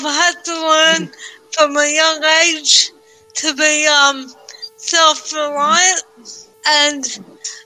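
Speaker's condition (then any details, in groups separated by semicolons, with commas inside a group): Cerebral palsy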